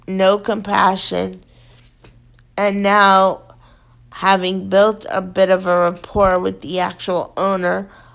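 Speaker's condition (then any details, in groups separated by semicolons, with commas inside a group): Cerebral palsy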